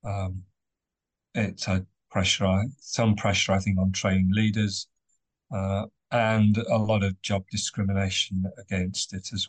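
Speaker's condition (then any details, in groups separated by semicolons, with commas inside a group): No condition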